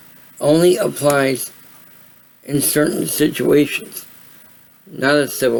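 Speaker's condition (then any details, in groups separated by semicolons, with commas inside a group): Cerebral palsy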